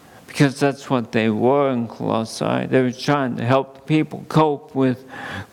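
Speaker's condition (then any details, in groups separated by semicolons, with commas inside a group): ALS; seeing doctors for multiple organic issues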